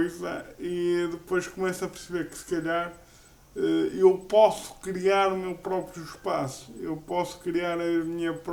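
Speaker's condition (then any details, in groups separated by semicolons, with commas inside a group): Cerebral palsy; uses a wheelchair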